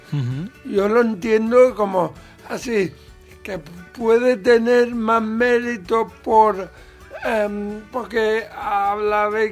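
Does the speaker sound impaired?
Yes: cerebral palsy; present from birth, brain damage.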